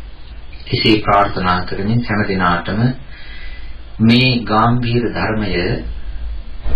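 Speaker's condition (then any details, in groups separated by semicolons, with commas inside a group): No condition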